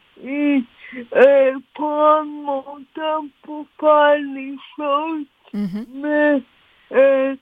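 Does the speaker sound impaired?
Yes: cerebral palsy; since birth, all four limbs affected.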